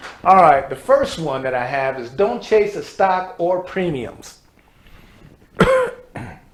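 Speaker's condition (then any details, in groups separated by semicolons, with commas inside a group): No condition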